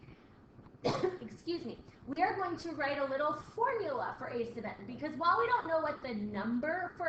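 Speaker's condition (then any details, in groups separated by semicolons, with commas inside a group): No condition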